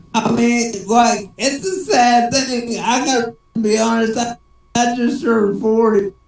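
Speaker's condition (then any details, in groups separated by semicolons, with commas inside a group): Cerebral palsy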